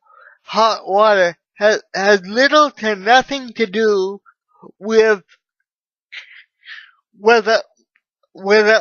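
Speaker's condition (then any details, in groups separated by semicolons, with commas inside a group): Cerebral palsy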